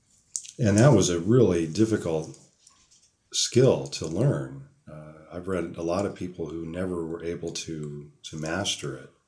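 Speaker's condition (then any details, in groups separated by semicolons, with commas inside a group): No condition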